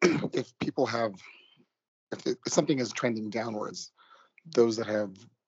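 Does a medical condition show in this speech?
No.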